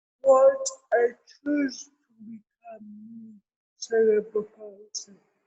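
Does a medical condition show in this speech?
Yes: cerebral palsy.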